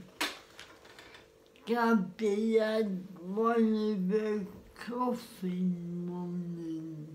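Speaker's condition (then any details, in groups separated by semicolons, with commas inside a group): Cerebral palsy; spastic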